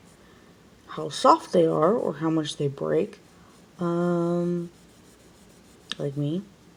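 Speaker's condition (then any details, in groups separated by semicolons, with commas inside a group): No condition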